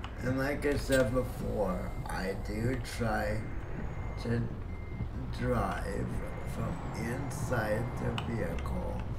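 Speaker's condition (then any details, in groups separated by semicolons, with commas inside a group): Cerebral palsy; breathing fine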